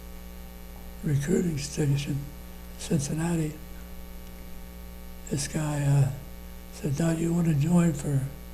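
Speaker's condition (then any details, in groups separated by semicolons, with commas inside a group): Parkinson's disease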